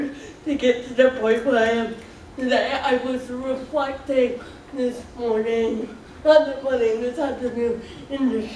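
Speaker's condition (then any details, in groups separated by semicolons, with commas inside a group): Cerebral palsy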